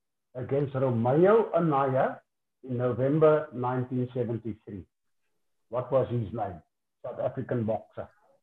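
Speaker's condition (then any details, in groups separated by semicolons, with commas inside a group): No condition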